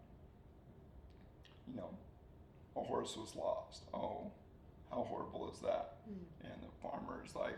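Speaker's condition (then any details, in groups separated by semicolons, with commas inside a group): ALS; slow-progressing form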